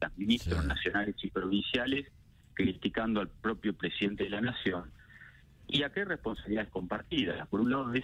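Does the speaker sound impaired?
No.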